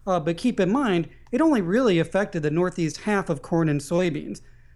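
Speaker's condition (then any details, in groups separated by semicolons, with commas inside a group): No condition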